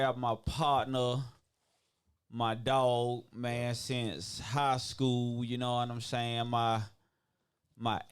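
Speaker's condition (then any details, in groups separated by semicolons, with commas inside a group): No condition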